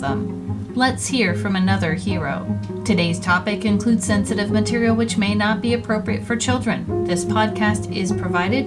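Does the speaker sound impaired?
No.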